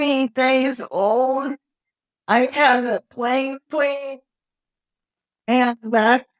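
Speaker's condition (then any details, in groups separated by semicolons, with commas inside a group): Cerebral palsy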